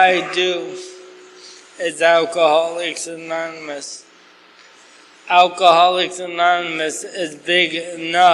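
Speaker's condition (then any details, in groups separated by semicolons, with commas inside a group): ALS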